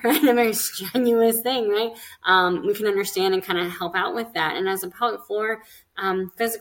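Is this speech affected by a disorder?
Yes: cleft lip and palate; bone graft surgery.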